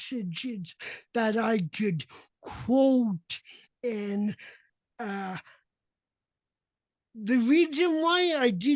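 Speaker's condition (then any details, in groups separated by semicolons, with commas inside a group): Cerebral palsy; uses walker and wheelchair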